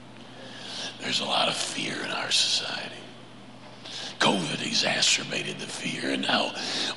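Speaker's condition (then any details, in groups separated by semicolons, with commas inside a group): Laryngeal cancer; deep raspy 'Batman voice', much weaker than before, prosthesis speech planned after laryngectomy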